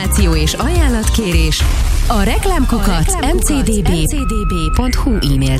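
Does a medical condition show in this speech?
No.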